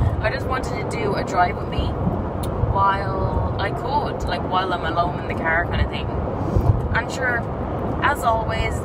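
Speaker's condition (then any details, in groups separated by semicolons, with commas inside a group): No condition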